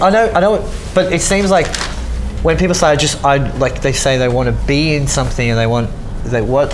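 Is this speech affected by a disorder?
Yes: cleft lip and palate; repeated hospital stays and surgeries as a baby.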